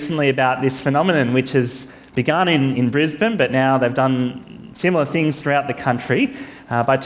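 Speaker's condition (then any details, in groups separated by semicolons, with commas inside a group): No condition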